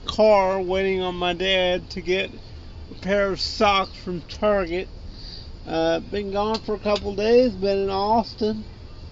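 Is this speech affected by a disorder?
Yes: cerebral palsy; wheelchair user, cannot really swim or hold self up, needs help getting into pool.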